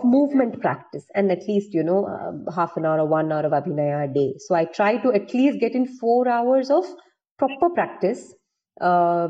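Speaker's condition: No condition

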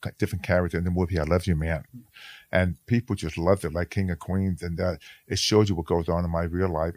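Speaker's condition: Hearing loss; severe speech impediment as a child

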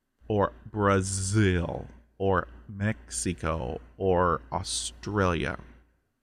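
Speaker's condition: Stuttering; stutter since childhood, 20 years speech therapy first on fluency, hypnosis, military hypnotherapist on mental health; prolonged sounds

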